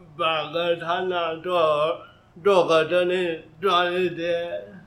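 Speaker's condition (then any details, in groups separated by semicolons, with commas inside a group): Brain injury with language impairment; thinking otherwise typical, communication initially poor, improved since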